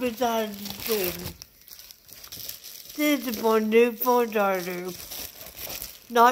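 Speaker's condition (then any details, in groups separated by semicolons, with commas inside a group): Traumatic brain injury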